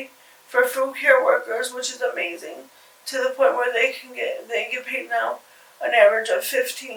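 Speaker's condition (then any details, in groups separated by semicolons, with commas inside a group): Cerebral palsy; from birth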